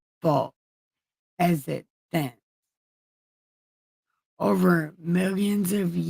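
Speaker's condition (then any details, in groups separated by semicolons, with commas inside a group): Brain injury; brain surgery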